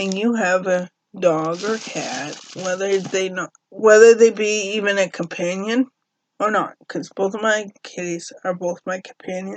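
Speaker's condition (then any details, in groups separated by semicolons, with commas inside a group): Cerebral palsy; uses a cane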